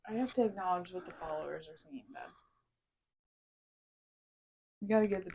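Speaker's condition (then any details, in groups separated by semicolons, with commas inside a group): No condition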